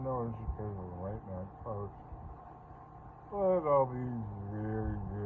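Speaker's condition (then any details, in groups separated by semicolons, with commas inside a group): Parkinson's; speech impediment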